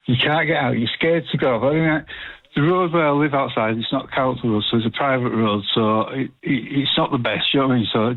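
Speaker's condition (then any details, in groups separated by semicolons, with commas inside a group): Parkinson's disease; hereditary form, long-standing, degenerative, will never get better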